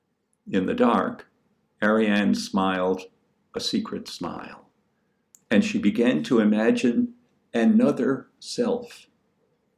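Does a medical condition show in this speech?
No.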